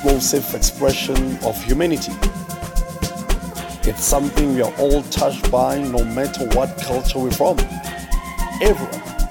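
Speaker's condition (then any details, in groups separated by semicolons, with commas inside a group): No condition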